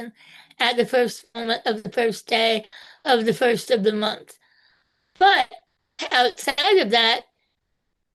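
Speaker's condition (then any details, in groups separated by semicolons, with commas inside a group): Spinal muscular atrophy type two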